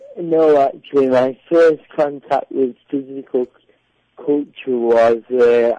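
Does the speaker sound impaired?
Yes: cerebral palsy; diagnosed at birth, delayed developmental milestones, walked with walking frame, predicted lifelong electric wheelchair, prone to rounded shoulders; back muscle training straightened posture and brought shoulders back; predicted never to talk, parents paid for speech therapy.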